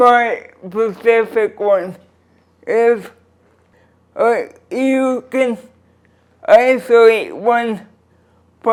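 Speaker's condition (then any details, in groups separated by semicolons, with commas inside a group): Cerebral palsy; speech hard to understand, comprehension unaffected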